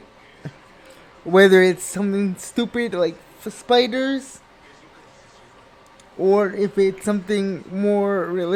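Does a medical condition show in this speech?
Yes: cerebral palsy.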